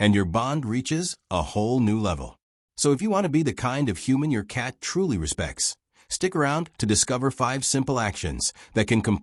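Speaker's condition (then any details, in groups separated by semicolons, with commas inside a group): No condition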